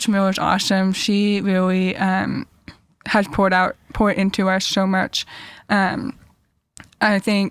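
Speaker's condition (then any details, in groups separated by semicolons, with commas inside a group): Deafness; cochlear implants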